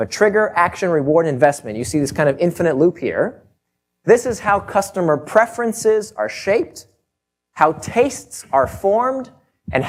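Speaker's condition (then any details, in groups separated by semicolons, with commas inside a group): No condition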